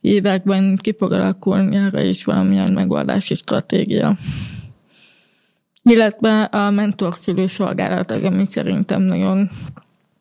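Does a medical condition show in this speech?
Yes: hearing impairment; grew up in mainstream integration; communicates in spoken language.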